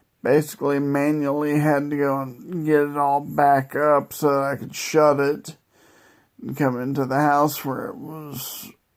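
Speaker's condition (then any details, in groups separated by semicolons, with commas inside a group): Multiple sclerosis; wheelchair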